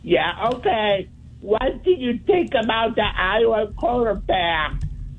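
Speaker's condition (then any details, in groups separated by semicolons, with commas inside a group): Speech impediment; wheelchair user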